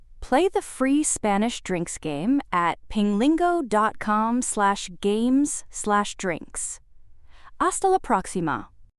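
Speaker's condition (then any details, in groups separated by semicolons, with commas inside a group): No condition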